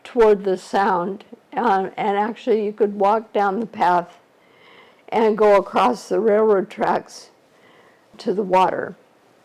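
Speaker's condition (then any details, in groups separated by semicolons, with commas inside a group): ALS; shortly after diagnosis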